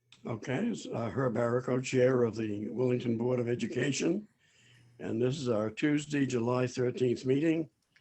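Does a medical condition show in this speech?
No.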